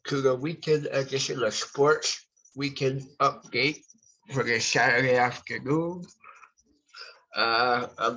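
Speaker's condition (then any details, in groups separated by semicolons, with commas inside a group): Cerebral palsy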